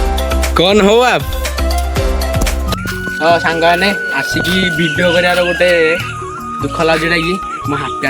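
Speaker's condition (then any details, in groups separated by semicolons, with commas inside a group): No condition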